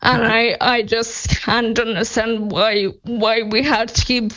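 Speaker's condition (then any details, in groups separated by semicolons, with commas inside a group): Friedreich's ataxia; diagnosed at age 12, progressive neurological decline, about 16 years since diagnosis; speech deteriorating, voice expected to be lost, voice banked over hours, synthetic voice app on phone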